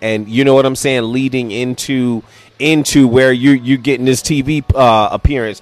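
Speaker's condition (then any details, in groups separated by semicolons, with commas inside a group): No condition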